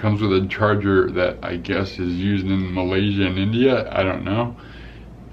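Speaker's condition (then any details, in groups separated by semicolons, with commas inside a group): Cerebral palsy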